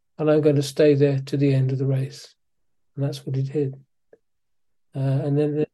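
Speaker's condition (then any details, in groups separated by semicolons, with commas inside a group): Parkinson's disease; suspected for a while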